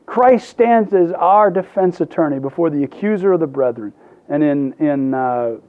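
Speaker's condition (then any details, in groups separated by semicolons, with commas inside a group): No condition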